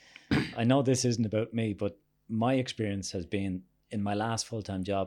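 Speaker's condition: No condition

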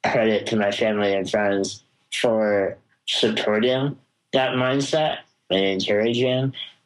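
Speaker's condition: Spinal muscular atrophy; congenital, progressive muscle wasting, legs, arms, jaw, tongue, never crawled, sat or walked unassisted, wheelchair since about two; jaw and tongue weakness affects talking, sounds mumbly, at times difficult to understand

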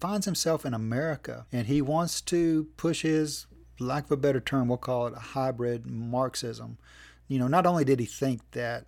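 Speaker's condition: No condition

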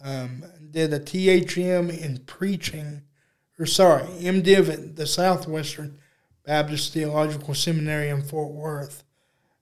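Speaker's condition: Cerebral palsy; uses electric wheelchair

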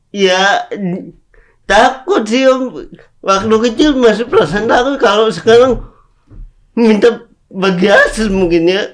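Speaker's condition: Cerebral palsy; speaking is difficult

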